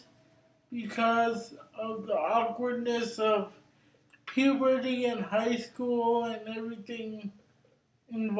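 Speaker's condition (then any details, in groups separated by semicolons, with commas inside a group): Cerebral palsy; brain injury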